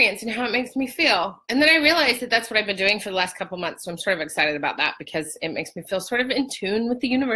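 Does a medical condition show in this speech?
No.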